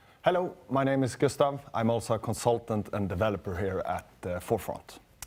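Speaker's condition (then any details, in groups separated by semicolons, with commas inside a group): No condition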